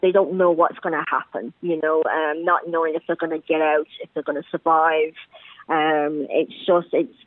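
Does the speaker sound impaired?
Yes: cleft palate; congenital cleft palate, Belarus, Chernobyl radiation, genetic disorders, leg problems, affected walking and eating.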